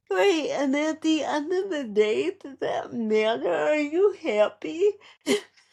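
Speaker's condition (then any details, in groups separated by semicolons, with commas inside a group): Cerebral palsy; present from birth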